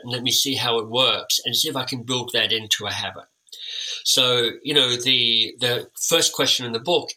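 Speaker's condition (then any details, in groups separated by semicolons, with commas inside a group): Cleft lip and palate; time with an orthodontist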